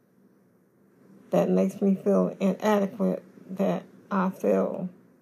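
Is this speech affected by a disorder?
Yes: cerebral palsy; confined to wheelchair.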